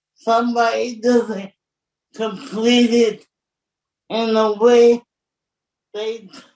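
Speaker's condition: Cerebral palsy; born very premature, staff help with Hoyer lift transfers in and out of bed

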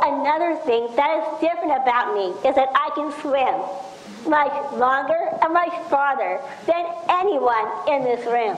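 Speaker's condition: Down syndrome; extra chromosome; speech problems

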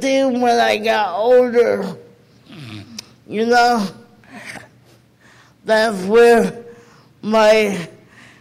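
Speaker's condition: Cerebral palsy; never received needed therapy

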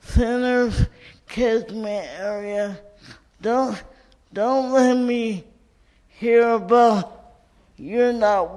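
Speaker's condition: Cerebral palsy; did not get needed physical therapy in childhood

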